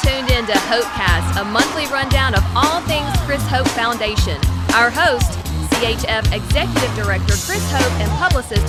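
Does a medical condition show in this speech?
No.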